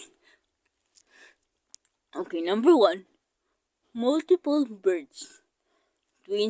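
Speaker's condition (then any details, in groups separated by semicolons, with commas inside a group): Cerebral palsy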